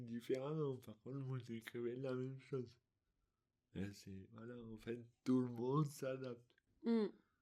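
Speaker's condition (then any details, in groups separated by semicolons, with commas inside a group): Dystonia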